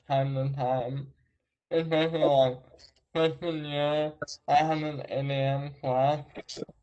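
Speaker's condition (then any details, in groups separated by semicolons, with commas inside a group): Traumatic brain injury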